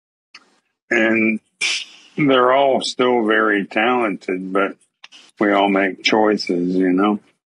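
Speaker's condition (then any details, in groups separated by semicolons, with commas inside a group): ALS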